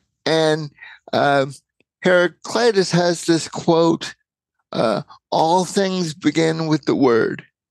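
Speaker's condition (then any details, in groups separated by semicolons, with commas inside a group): Cerebral palsy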